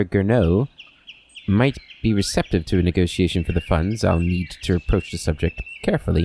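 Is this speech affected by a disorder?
No.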